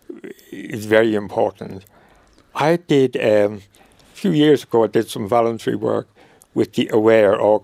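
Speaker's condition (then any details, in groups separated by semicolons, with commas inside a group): Motor neuron disease; wheelchair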